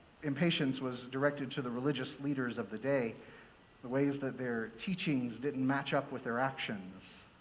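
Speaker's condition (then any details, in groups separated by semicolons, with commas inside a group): No condition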